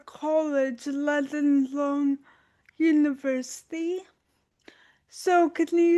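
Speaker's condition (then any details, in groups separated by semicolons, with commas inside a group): Dystonia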